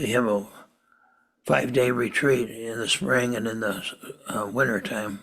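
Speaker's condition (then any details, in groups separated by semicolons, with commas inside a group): Parkinson's disease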